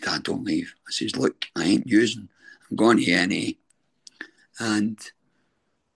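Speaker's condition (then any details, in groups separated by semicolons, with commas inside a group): Throat cancer treatment effects, stage 4 throat cancer; chemo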